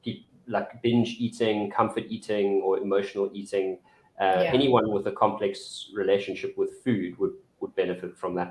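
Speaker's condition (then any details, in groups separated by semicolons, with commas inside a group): No condition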